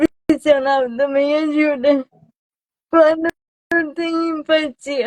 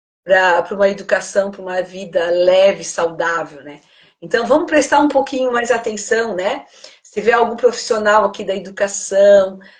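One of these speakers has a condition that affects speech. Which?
The first: cerebral palsy.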